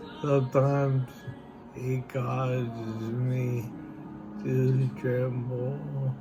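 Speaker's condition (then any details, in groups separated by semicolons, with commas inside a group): Multiple system atrophy, cerebellar type, MSA-C; cannot walk, progressive; speech changed, words hard to say, mumbling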